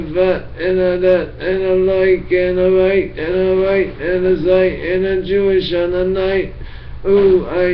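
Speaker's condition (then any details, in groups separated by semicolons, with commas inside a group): Brain injury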